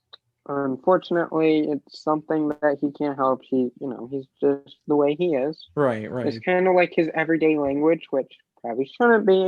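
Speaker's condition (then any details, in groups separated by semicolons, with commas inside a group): No condition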